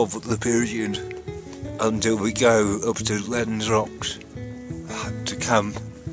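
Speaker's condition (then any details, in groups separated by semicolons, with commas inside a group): Cerebral palsy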